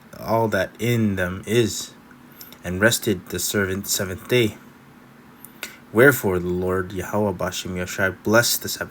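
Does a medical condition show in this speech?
No.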